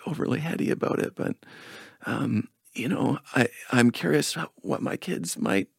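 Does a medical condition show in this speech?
Yes: spasmodic dysphonia; onset age 18, worsened over years, linked to singing training, Botox every 6 weeks offered, energy healing; speaks in higher pinched tone to reliably get words out, lower voice inconsistent; lower voice less consistent, higher pitch more pinched but words get out.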